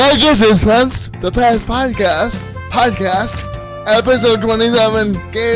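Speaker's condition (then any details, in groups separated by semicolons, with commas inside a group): Cerebral palsy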